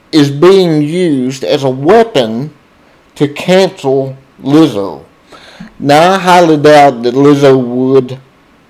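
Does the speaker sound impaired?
Yes: cerebral palsy, spastic diplegia.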